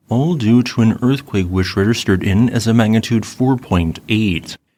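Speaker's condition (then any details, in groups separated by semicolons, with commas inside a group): No condition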